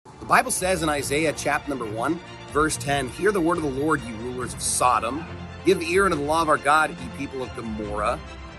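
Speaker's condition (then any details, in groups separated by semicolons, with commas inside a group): No condition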